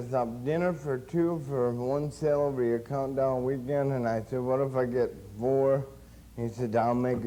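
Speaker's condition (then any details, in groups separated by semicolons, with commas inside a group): Cerebral palsy; since birth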